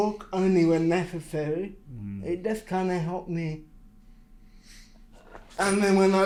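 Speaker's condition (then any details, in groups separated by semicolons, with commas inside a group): Cerebral palsy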